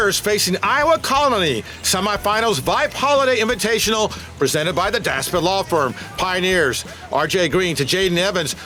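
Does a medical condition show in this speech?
No.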